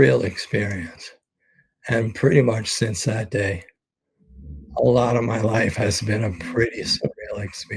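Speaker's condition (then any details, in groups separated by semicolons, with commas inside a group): ALS; expects to lose voice very soon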